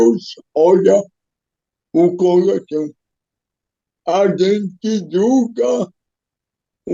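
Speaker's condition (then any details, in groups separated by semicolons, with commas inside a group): Cerebral palsy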